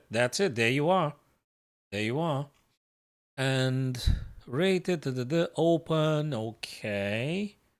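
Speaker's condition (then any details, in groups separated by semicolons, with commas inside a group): No condition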